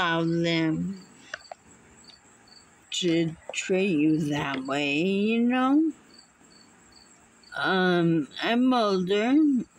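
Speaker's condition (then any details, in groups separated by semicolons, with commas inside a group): Muscular dystrophy; unable to walk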